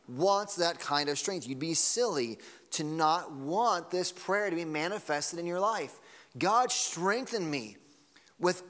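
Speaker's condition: No condition

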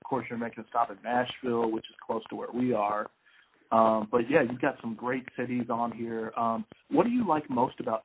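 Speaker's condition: No condition

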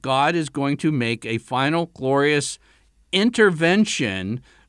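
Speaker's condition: No condition

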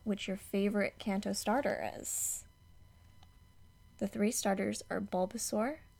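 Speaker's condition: No condition

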